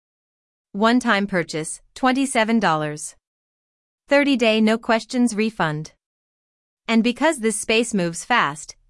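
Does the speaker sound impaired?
No.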